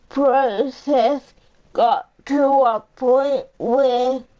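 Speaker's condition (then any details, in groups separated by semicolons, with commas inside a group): Cerebral palsy; uses a power chair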